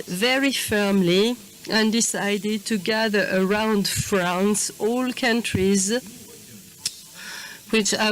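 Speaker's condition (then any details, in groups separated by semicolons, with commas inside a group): No condition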